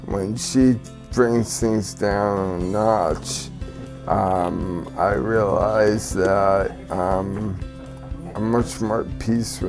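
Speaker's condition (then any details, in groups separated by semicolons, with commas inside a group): Brain injury; car accident; about 5 years since accident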